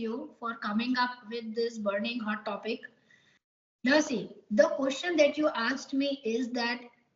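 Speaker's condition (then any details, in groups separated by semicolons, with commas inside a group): No condition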